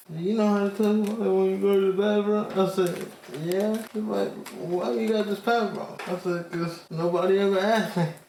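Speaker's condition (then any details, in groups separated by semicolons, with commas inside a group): Cerebral palsy, spastic quadriplegic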